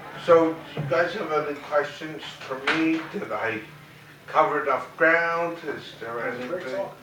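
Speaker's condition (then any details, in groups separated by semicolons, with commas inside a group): Cerebral palsy; very mild form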